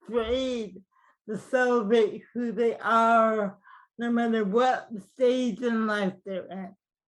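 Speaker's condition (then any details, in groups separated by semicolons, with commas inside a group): Cerebral palsy; mild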